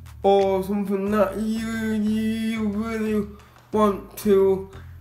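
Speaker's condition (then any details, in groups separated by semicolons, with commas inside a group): Cerebral palsy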